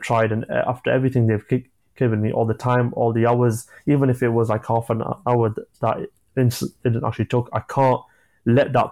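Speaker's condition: Stammering; stammer since childhood, early NHS speech and language therapy in group with others who stammer, told could never speak fluently; not a fluent speaker, openly admits stammer; repeated sounds, prolonged sounds

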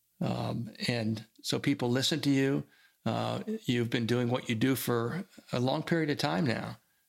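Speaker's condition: No condition

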